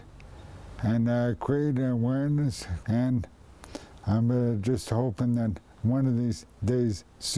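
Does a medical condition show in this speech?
Yes: primary lateral sclerosis; first diagnosed ALS, revised to PLS, slow progression.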